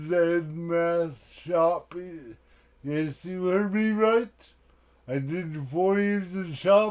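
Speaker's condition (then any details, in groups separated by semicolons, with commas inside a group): Cerebral palsy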